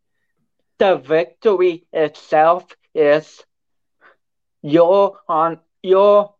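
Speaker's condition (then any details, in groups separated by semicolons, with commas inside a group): Cerebral palsy; affects speech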